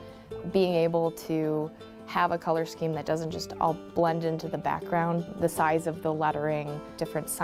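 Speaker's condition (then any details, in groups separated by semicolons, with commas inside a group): No condition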